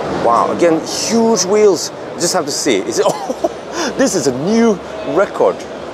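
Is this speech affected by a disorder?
No.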